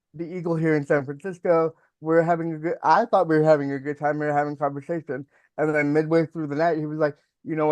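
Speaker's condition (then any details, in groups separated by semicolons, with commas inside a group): Cerebral palsy; present from birth, one side stronger, mobility device; mild speech impediment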